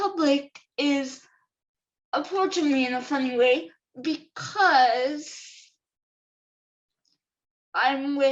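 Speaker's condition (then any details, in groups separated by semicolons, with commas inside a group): Cerebral palsy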